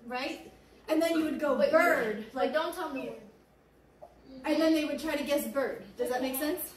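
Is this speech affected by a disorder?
No.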